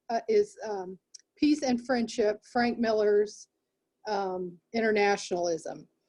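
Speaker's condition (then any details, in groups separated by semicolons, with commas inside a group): No condition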